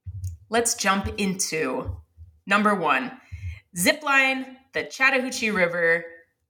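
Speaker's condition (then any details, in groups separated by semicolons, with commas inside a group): No condition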